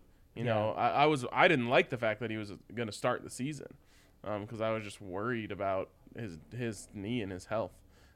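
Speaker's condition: No condition

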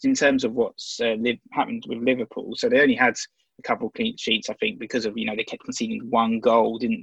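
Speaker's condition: No condition

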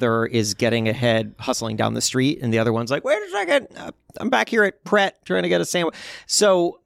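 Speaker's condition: No condition

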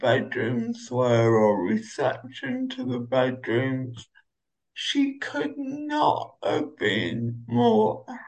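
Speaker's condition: Cerebral palsy; uses Omeo wheelchair

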